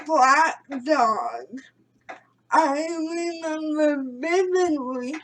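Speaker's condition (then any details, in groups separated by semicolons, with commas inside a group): Cerebral palsy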